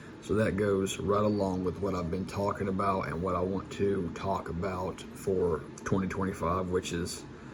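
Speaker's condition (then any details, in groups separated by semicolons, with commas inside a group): No condition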